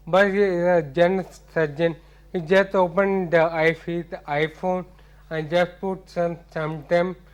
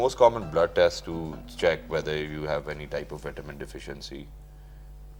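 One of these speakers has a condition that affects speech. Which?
The first: ataxia; speech difficulty.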